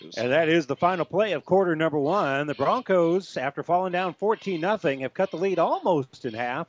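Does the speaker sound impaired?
No.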